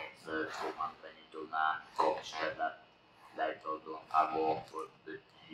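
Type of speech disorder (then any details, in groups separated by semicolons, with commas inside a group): Electrolarynx speech; laryngectomy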